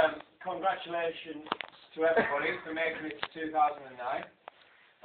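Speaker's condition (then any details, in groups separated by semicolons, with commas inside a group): No condition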